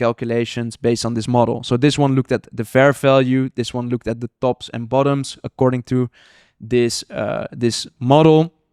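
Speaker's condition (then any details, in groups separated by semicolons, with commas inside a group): No condition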